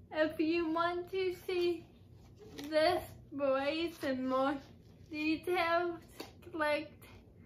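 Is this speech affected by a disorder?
Yes: cerebral palsy; uses crutches.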